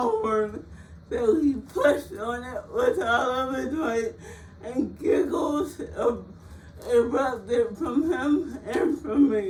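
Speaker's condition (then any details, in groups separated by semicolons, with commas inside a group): Cerebral palsy; frequent speech therapy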